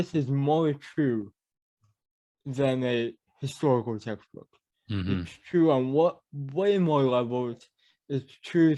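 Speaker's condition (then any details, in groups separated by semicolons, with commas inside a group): Cerebral palsy; mild speech impediment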